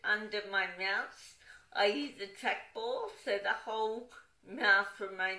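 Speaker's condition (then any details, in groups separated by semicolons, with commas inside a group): Cerebral palsy, dystonic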